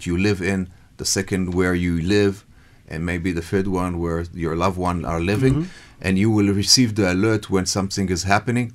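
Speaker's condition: No condition

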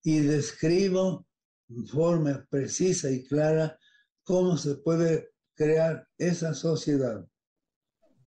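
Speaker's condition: Parkinson's disease; dopamine pills

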